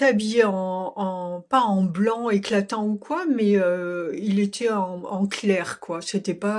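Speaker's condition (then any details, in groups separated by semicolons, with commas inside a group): No condition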